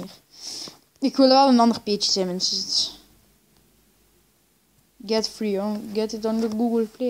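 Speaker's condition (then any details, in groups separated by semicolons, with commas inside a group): No condition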